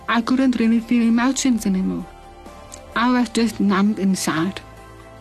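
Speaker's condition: Hearing loss with cochlear implants, 97% hearing loss, severe

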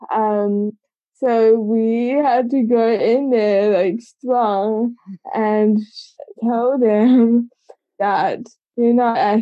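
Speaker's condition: Cerebral palsy; congenital, from birth, age 25

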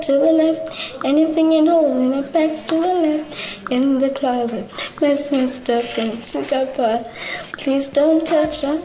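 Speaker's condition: Tracheostomy; tracheostomy since 2008 for coughing not breathing, advised by sister in ward E1, after brain infection, uses wheelchair; tracheostomy tube in throat, changed daily

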